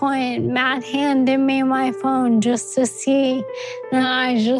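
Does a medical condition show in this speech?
Yes: ALS; progressive degenerative muscle disease, leg symptom onset, diagnosed at 29 by Dr. Neil Schneider, Columbia; age 30, several years since onset, one medication available; speech affected by ALS, noticeable on podcasts and shows.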